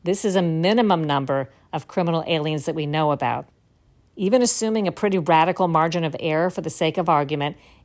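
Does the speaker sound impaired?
No.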